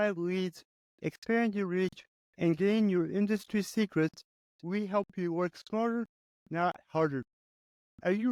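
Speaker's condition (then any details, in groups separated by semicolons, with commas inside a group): Cerebral palsy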